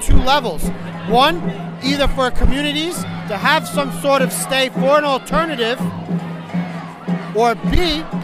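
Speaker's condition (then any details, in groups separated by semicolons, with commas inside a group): No condition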